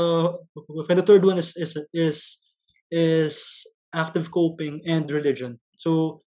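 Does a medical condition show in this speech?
Yes: stuttering; stutter since early childhood, noticed on entering grade school; ongoing stutter, actively coping through Toastmasters public speaking club and speech contests; broken, choppy non-fluent speech, dreads answering strangers like jeepney drivers, public communication affected; here repeated words, prolonged sounds.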